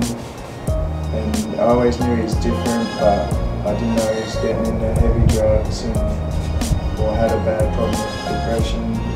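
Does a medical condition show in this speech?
No.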